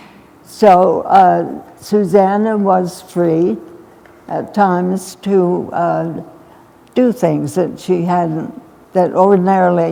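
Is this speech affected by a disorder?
Yes: essential tremor; more than half of life.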